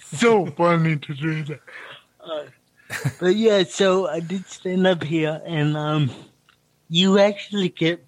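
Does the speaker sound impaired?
Yes: cerebral palsy; feels picking up host's stammer.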